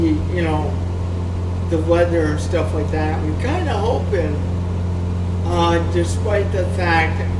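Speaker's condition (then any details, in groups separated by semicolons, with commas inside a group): Cerebral palsy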